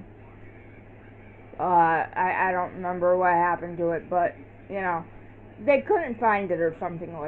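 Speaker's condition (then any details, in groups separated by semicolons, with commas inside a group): Cerebral palsy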